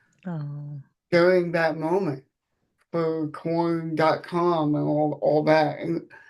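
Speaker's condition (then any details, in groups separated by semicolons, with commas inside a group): Cerebral palsy; present from birth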